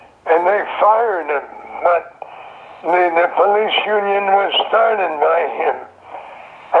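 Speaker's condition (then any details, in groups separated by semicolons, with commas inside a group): Throat cancer; survivor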